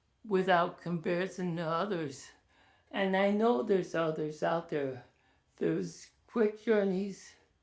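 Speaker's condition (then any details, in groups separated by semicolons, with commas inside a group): ALS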